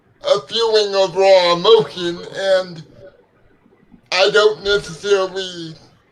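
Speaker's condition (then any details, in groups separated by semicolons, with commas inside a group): Cerebral palsy; legs affected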